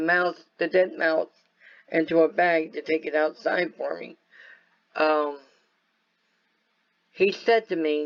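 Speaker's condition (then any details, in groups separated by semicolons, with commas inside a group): Cerebral palsy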